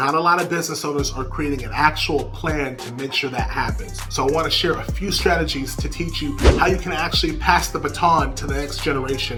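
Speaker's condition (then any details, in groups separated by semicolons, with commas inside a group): No condition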